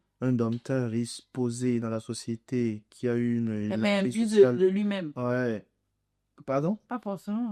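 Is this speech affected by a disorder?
No.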